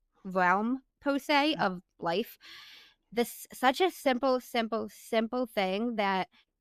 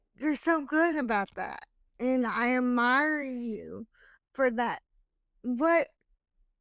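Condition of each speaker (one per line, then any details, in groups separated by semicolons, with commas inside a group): No condition
Cerebral palsy; hemiplegic, one side affected, birth asphyxia and stroke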